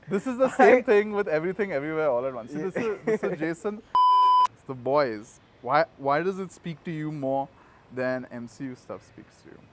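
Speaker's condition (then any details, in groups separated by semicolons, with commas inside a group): No condition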